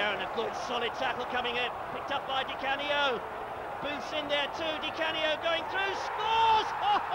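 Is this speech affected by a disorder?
No.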